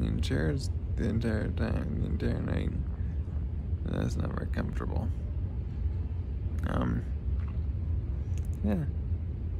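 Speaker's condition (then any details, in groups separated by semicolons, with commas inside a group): Traumatic brain injury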